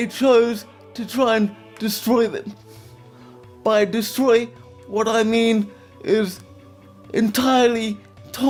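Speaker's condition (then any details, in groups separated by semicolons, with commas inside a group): Quadriplegic cerebral palsy, severe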